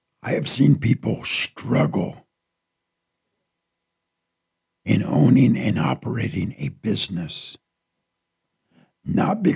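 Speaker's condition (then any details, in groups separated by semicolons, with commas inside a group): Partial laryngectomy from cancer; raspy voice, may be hard for listeners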